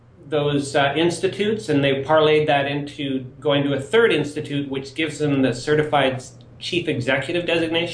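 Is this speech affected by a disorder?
No.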